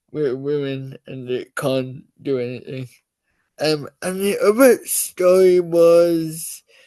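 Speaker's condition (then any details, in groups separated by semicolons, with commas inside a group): Cerebral palsy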